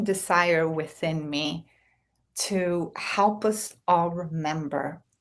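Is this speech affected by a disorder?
No.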